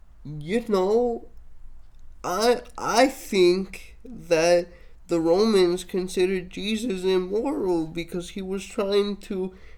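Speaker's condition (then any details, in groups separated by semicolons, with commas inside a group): Cerebral palsy, mixed, mild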